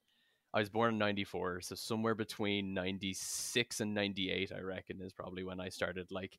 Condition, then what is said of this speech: No condition.